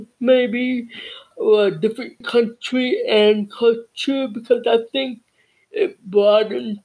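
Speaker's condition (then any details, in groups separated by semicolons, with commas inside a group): Cerebral palsy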